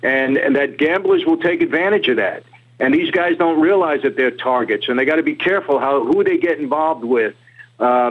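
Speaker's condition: No condition

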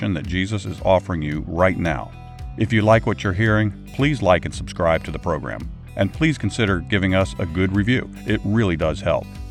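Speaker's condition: No condition

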